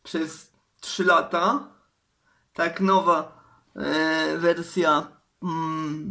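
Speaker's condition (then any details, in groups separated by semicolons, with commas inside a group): Cerebral palsy; uses wheelchair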